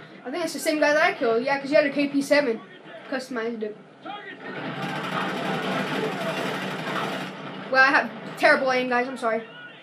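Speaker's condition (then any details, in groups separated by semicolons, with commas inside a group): No condition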